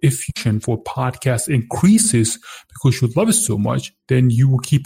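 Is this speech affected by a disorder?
No.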